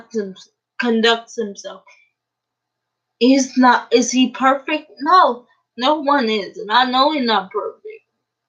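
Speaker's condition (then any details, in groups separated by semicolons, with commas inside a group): Cerebral palsy; uses a wheelchair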